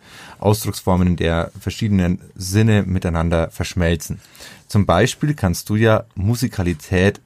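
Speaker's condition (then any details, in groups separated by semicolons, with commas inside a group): No condition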